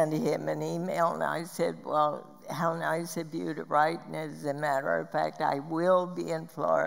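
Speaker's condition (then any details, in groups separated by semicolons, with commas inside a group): Spasmodic dysphonia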